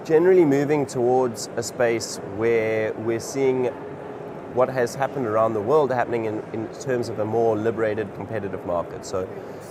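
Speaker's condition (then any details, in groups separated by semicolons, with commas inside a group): No condition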